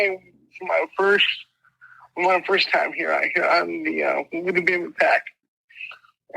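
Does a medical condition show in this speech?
Yes: mild cerebral palsy; speech impediment.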